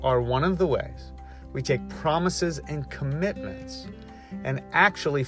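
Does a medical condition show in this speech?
No.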